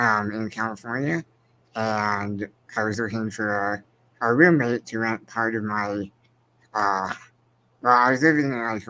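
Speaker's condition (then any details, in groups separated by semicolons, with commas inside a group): Spinal muscular atrophy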